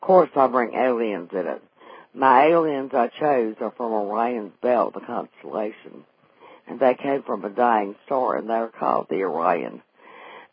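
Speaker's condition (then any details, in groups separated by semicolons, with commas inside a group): Vocal cord paralysis after stroke, unilateral vocal fold paralysis; familial stroke at age 35, one vocal cord paralyzed, wheelchair user, left hand slightly impaired; more than 6 years after stroke, types with one hand; can no longer sing since vocal cord paralysis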